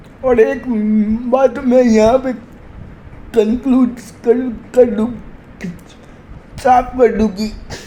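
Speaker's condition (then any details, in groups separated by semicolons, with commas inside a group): Cerebral palsy; from birth, uses legs for tasks and computer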